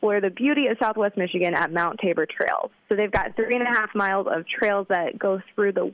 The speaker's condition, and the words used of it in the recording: No condition.